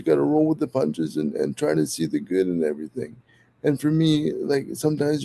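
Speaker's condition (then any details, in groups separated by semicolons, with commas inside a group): Cerebral palsy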